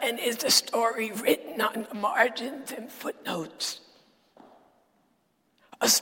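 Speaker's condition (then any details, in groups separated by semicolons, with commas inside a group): Dysphonia; dysphonia diagnosed about a decade ago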